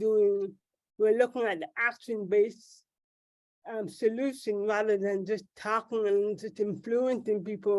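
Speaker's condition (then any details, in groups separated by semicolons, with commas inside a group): Cerebral palsy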